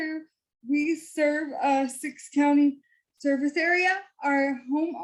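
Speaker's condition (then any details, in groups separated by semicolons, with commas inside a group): Cerebral palsy; from birth, wheelchair user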